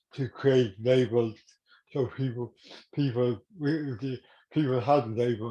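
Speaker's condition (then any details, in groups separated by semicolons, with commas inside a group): Cerebral palsy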